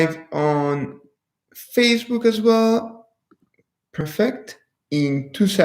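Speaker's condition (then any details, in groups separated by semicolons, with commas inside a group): No condition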